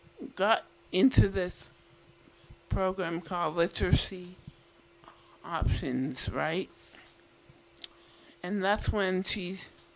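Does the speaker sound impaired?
Yes: Duchenne muscular dystrophy; diagnosed around age 12.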